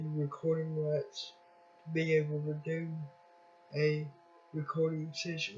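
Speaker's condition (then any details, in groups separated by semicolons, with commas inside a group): Cerebral palsy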